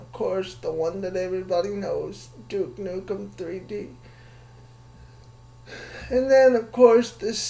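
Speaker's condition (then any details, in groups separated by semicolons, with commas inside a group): Cerebral palsy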